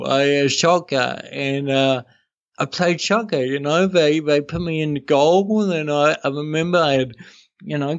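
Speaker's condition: Cerebral palsy; now fully speaking

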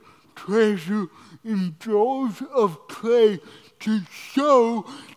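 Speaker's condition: Cerebral palsy

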